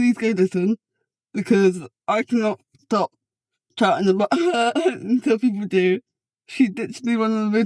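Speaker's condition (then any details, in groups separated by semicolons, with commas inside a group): Cerebral palsy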